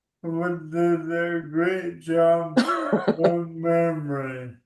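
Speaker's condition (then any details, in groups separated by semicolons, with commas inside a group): ALS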